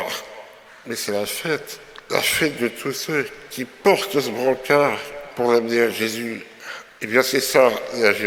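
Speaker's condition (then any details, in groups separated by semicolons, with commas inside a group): Myopathy; progressive loss of all limbs, muscle weakness; no use of arms or legs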